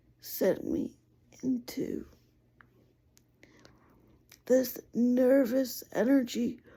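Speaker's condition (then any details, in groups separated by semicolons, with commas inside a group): Cerebral palsy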